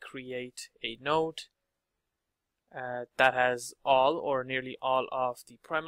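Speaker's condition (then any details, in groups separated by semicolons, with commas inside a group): No condition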